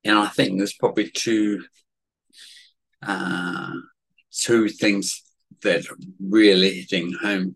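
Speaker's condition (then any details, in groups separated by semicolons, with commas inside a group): Cerebellar atrophy; said to be genetic, significant environmental component, affects speech and balance, worse when tired or stressed; worse today than usual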